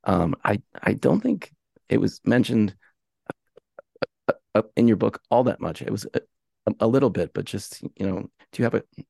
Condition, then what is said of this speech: Stuttering. Sometimes it makes me stutter less, I think, because I'm not trying to cover it up.